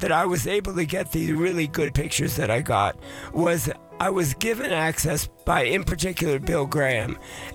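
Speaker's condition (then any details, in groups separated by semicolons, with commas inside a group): Voice changed after vocal cord surgery; likened to Miles Davis after surgery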